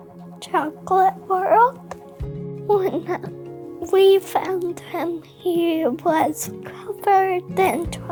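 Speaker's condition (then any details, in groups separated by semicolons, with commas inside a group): Friedreich's ataxia; weakness on both sides; onset 18 months old, progressing, worsening stability, more dependent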